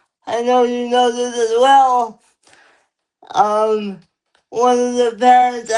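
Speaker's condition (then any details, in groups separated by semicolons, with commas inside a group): Cerebral palsy; lifelong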